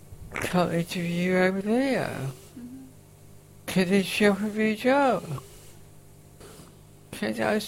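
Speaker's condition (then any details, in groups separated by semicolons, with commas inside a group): Facioscapulohumeral muscular dystrophy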